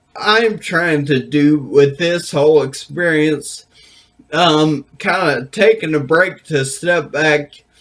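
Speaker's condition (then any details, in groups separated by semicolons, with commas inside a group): Brain injury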